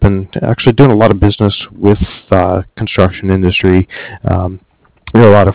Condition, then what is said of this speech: None; typical speech.